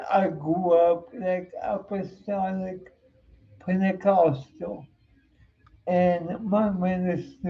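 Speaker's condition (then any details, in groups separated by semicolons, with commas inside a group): Cerebral palsy; uses wheelchair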